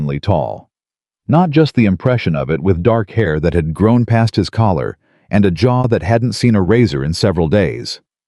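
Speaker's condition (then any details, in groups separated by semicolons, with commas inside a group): No condition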